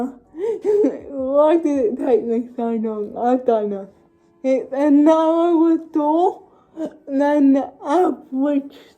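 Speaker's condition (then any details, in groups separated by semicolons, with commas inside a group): Cerebral palsy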